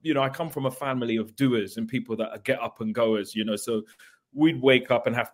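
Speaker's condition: No condition

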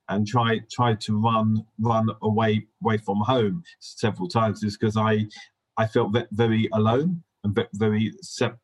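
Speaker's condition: Stammer; possibly linked to hearing difficulties from illness in first 3 or 4 years; repeated sounds, repeated words

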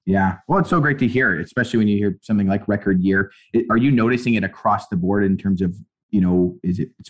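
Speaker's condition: No condition

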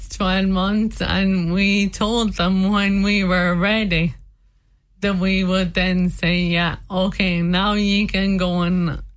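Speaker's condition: Motor neurone disease; very limited hand use, hands worst affected, difficulty eating, walking limited but still tries

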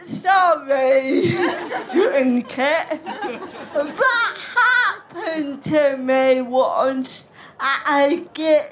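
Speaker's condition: Cerebral palsy; distinctive voice

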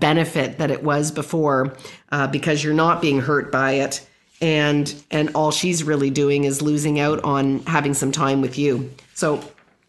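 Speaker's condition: No condition

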